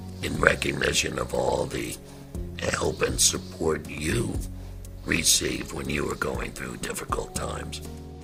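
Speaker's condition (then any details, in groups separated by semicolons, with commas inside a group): Head and neck cancer surgery; throat cancer, more than one surgery; diagnosed 12 years ago, doing well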